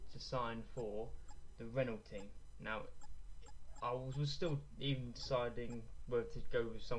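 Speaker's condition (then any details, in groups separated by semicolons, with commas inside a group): No condition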